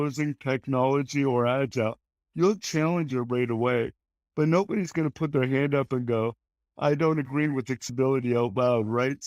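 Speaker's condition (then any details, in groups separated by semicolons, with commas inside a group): Cerebral palsy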